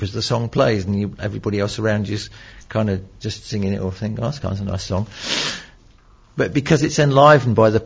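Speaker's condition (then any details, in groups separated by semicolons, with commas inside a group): No condition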